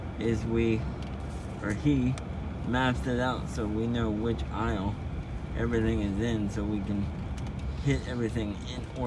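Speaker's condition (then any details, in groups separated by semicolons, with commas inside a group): Spastic diplegia cerebral palsy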